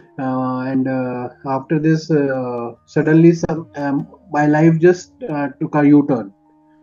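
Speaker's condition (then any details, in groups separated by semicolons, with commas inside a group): No condition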